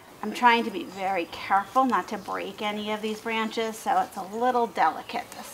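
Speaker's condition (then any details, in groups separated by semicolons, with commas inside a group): No condition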